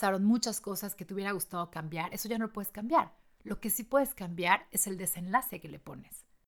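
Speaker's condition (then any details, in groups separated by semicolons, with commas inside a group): No condition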